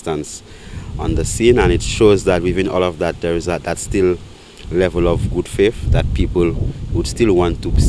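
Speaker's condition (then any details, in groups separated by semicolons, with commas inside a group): No condition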